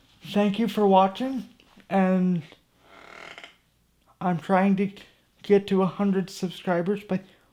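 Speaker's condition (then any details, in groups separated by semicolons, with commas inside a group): Cerebral palsy; from birth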